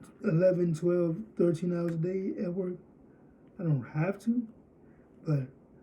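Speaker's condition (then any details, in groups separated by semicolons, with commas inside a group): Cerebral palsy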